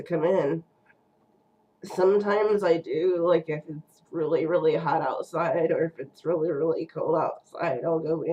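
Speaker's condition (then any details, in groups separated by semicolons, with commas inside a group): Cerebral palsy; first word not said quite right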